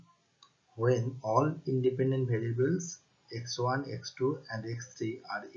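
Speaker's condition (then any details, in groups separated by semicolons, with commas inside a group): No condition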